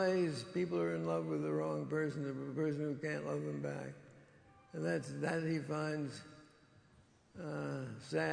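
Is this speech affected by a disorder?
Yes: Parkinson's disease; diagnosed 20 years ago.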